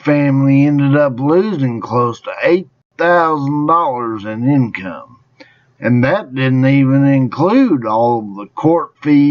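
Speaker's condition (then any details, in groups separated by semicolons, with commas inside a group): Traumatic brain injury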